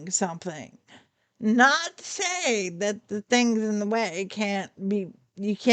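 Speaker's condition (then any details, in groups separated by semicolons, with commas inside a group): Friedreich's ataxia; affected, worse late at night with worse ataxia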